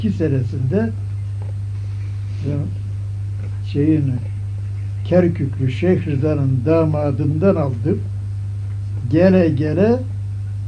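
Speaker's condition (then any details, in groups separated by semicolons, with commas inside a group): No condition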